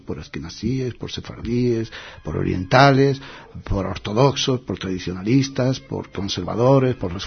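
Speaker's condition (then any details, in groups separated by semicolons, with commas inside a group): No condition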